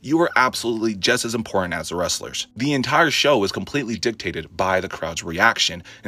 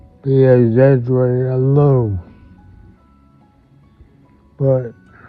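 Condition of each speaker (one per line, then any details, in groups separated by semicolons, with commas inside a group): No condition
Multiple sclerosis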